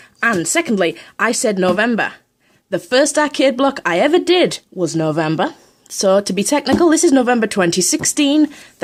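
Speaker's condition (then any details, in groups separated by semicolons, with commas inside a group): No condition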